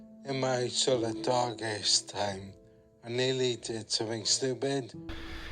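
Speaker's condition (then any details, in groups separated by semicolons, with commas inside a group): Motor neurone disease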